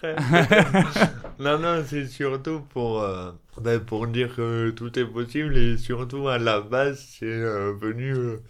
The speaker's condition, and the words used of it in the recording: Dystonia. Et pour moi, c'est vraiment la motricité fine et l'élocution.